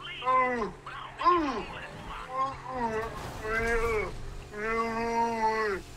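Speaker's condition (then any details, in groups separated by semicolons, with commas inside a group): Cerebral palsy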